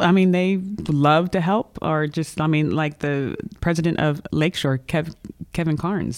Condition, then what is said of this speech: Stuttering. Well, if you listen, I still do stutter. It hasn't really left.